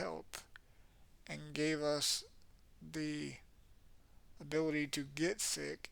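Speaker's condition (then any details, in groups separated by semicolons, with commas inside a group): Cerebral palsy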